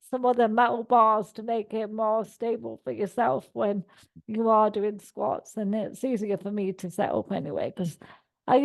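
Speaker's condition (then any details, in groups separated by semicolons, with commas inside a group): Cerebral palsy; all four limbs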